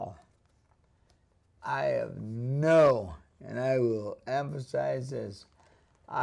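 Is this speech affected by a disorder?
Yes: ALS; onset couple years ago, pain, pain medication.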